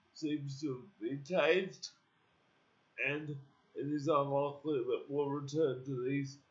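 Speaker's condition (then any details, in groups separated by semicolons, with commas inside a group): Cerebral palsy; uses wheelchair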